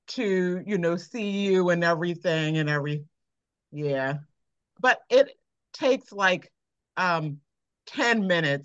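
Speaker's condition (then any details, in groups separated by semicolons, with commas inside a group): Aphasia after stroke; trouble with mental arithmetic, walking difficulty after stroke; fluent with frequent 'you know' fillers, restarts, trailing unfinished sentences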